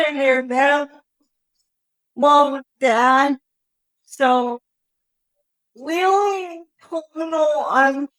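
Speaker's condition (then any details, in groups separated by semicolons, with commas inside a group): Cerebral palsy; lag starting to talk, late speech onset, had speech therapy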